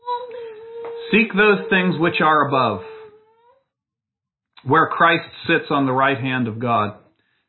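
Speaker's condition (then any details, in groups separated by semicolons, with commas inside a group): No condition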